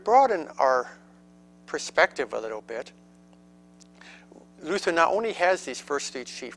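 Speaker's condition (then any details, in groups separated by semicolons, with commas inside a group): No condition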